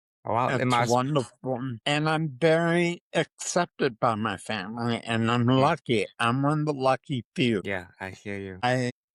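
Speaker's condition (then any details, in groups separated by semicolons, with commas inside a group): Parkinson's disease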